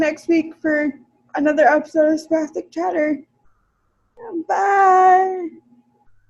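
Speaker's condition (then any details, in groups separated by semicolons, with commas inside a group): Cerebral palsy; present from birth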